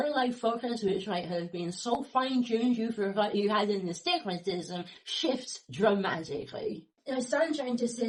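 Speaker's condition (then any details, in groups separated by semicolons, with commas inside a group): Mills hemiplegic ALS, Mills hemiplegic variant; Mills hemiplegic ALS, rare motor neurone disease form; progressive paralysis, restricted movement, limited mobility; dysarthria, could barely keep up with conversation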